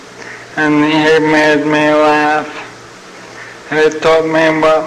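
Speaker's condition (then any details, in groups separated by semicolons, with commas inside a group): ALS (Lou Gehrig's disease); terminal, young onset, first sign abnormal walking; progressing, uses wheelchair, fell and cracked chin two years ago, no medication; sounds like having had a couple of drinks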